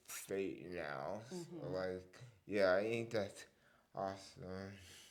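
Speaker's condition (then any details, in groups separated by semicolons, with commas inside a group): Cerebral palsy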